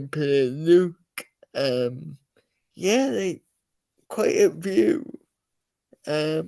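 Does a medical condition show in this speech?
Yes: cerebral palsy.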